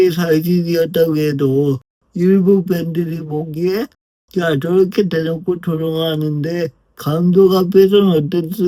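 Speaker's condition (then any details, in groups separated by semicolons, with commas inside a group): Brain lesion disability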